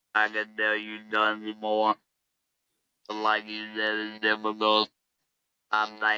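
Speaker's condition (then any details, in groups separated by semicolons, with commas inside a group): Laryngectomy; electrolarynx speech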